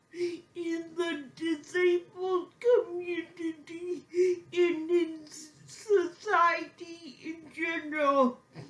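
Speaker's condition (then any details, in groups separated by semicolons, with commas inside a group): Physical speech impairment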